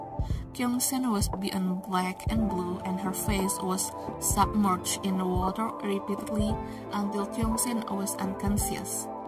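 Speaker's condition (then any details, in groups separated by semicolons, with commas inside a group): No condition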